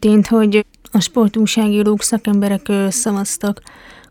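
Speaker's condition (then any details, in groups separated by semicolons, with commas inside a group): Hearing impairment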